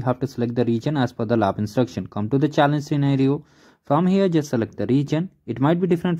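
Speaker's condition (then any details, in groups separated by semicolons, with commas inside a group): No condition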